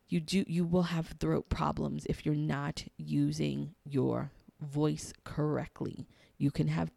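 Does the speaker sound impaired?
No.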